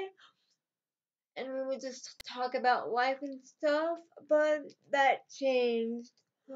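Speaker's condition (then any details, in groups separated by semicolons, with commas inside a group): Cerebral palsy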